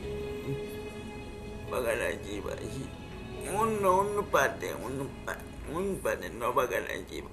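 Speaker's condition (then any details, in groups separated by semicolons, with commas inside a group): Cerebral palsy; speech affected by cerebral palsy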